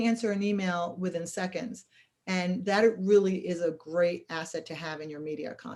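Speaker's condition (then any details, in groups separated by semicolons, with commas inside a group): No condition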